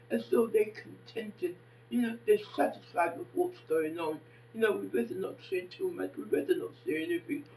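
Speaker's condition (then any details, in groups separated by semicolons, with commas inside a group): Facial palsy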